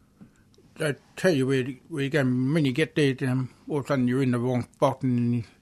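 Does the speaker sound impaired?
Yes: deafness; struggles when people talk quickly.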